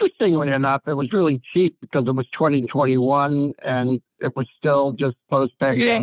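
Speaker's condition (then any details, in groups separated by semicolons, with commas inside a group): ALS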